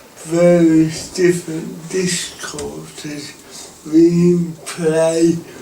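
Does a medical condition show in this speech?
Yes: cerebral palsy.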